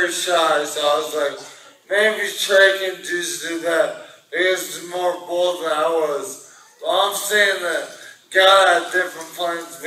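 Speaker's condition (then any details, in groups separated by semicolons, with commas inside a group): Brain injury; caused by car wreck; after recovery from car wreck; once unable to speak or breathe, now recovered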